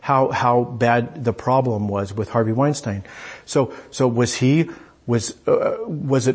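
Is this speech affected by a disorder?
No.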